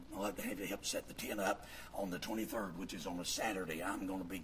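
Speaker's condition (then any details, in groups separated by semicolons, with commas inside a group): Vocal fold paralysis; move or vibrate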